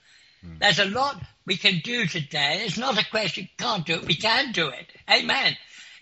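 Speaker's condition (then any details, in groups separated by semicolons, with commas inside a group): Clinically deaf; clinically deaf since school age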